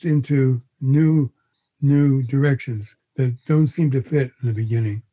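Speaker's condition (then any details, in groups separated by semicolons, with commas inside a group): Parkinson's disease; lethargy rather than shakes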